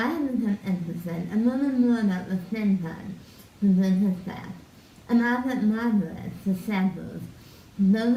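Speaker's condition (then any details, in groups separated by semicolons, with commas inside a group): Tongue cancer surgery; tongue cancer, open surgery; second diagnosis within 5 years; significant speech impediment after surgery, voice assistants struggle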